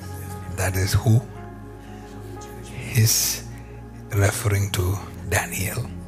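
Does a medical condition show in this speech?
No.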